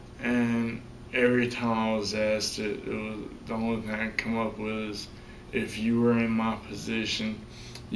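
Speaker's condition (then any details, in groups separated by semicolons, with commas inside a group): Severe traumatic brain injury; severe, caused by accident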